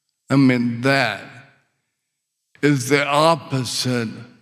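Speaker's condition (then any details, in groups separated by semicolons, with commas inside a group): ALS; very little physical function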